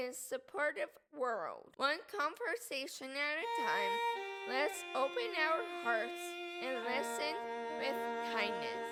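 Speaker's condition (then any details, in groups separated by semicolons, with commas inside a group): Cerebral palsy; affects muscles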